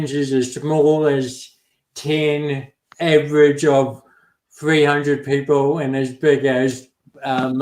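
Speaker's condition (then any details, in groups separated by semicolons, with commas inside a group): Cerebral palsy; affects speech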